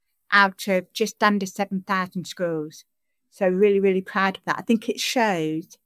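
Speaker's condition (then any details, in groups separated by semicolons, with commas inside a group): Deafness; questions interpreted into sign language by interpreter Lisa; sign-supported English, signing and speaking at the same time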